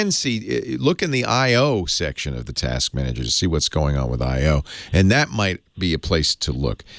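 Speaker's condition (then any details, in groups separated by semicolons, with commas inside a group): No condition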